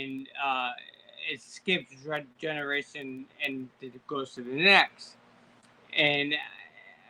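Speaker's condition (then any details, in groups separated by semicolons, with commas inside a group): Multiple sclerosis; initially misdiagnosed as encephalitis or meningitis, relapsed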